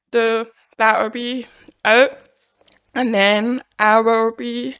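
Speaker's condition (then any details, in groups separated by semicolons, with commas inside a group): Deafness; congenital deafness, born deaf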